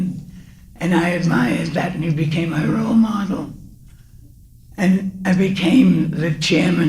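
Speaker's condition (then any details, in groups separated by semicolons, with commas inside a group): Parkinson's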